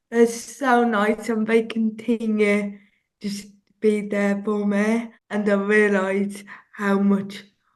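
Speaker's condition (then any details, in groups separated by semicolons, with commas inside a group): Cerebral palsy; since childhood; some speech delay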